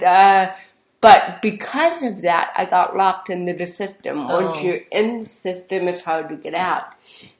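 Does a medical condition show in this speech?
Yes: cerebral palsy; very slurred speech as a child from cerebral palsy plus hearing impairment.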